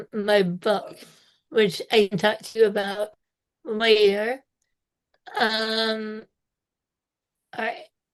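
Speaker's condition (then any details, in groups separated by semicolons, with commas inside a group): Spinal muscular atrophy type two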